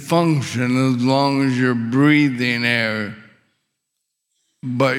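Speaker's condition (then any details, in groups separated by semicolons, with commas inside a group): ALS; couldn't breathe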